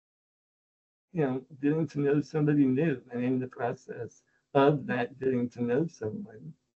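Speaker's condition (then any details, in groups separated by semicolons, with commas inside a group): Spinal muscular atrophy, type 2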